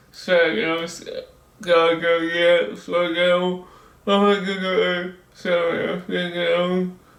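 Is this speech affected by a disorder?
Yes: cerebral palsy; speech disability.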